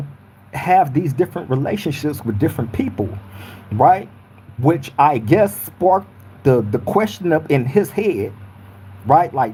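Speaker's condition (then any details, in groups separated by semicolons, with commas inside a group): No condition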